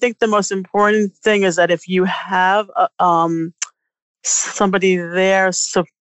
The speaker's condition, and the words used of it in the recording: Stuttering. I mean, I've had times in my life where I've been very relaxed and my stuttering has been at a high.